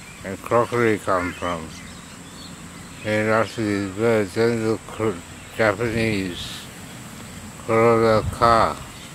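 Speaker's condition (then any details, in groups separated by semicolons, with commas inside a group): Drug-induced slurred speech; dopamine-blocking antipsychotic injection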